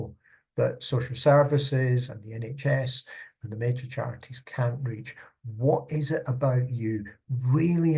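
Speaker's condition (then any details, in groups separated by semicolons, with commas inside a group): No condition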